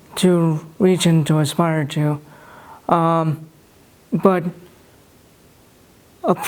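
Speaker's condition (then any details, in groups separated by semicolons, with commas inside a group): Cerebral palsy; no speech therapy, some words hard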